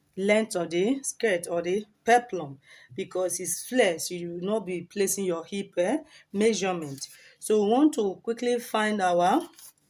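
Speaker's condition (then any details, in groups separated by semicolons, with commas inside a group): No condition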